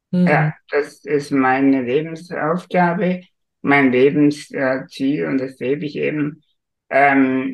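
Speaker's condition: Spinal muscular atrophy, severe; completely unable to move

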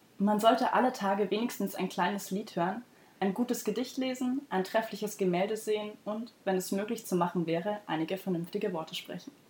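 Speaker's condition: No condition

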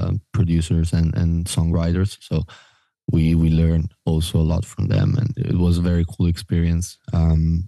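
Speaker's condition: No condition

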